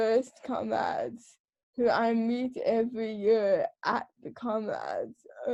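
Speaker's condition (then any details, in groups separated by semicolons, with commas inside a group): Cerebral palsy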